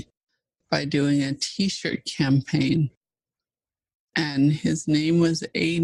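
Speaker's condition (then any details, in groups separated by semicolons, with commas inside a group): ALS (Lou Gehrig's disease); fast progressing form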